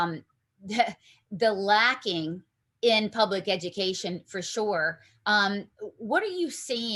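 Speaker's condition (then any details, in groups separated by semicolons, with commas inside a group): No condition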